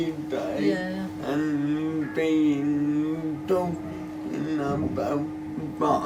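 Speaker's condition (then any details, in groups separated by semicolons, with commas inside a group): Cerebral palsy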